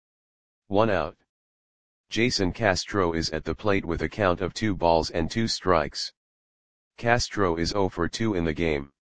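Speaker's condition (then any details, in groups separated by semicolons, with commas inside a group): No condition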